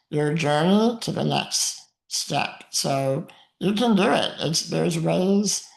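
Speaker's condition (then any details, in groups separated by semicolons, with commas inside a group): Muscular dystrophy; uses wheelchair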